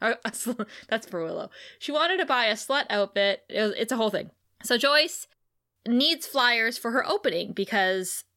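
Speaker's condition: No condition

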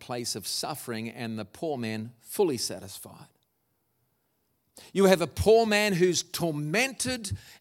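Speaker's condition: No condition

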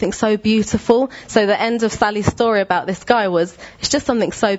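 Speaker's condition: No condition

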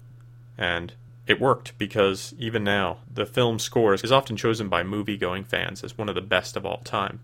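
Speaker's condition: No condition

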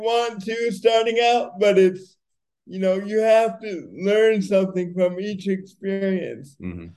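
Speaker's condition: Cerebral palsy; wheelchair user

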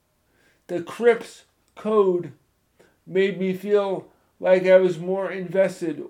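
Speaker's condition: Spastic cerebral palsy, moderate

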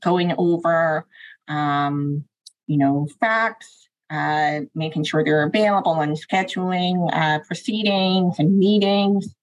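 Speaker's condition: Deafness; deaf and oral, uses cochlear implants to hear; using remote CART captioning during this session; uses spoken Language, also uses American Sign Language

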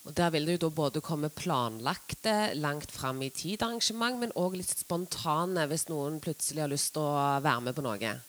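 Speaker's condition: No condition

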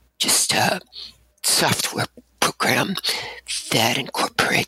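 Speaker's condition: Abductor spasmodic dysphonia; staccato syllables

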